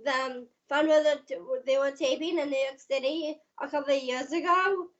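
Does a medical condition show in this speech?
Yes: Down syndrome.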